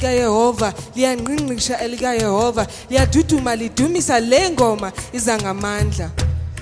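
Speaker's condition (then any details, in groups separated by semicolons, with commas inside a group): No condition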